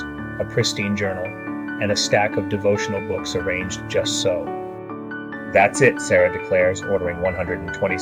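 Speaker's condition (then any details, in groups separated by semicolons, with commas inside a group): No condition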